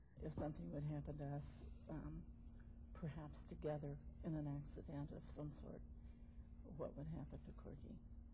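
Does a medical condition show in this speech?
No.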